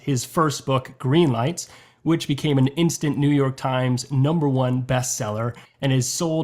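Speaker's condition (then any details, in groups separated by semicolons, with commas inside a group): No condition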